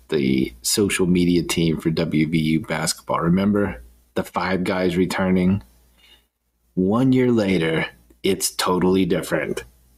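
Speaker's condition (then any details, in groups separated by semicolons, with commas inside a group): No condition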